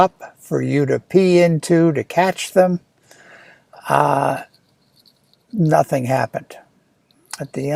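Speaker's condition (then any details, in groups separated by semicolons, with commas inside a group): No condition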